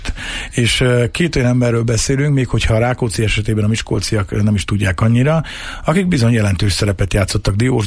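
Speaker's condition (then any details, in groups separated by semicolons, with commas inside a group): No condition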